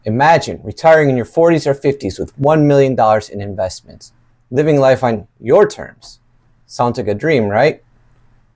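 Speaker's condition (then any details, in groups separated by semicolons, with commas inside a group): No condition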